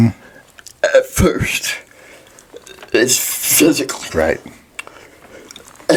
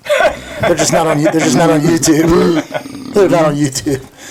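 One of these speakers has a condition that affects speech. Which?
The first: cerebral palsy; communicates by typing and writing.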